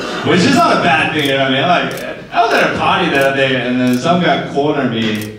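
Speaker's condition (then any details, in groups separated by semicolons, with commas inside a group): No condition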